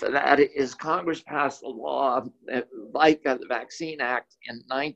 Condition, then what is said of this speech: Spasmodic dysphonia. He doesn't have the flu or anything like that.